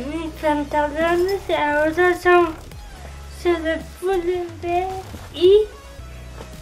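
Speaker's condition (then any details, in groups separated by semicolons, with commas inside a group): Cerebral palsy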